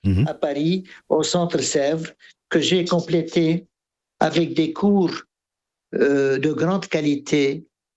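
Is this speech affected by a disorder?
No.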